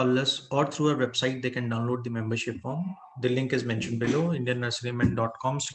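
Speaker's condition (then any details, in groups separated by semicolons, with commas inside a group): No condition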